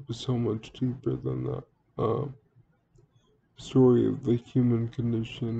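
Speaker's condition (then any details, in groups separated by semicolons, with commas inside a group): Cerebral palsy; speaks relatively well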